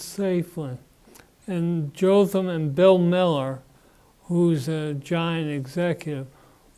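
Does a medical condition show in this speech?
Yes: Parkinson's disease.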